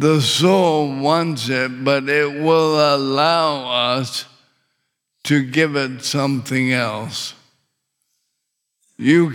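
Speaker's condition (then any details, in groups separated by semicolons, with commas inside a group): ALS; windpipe tightened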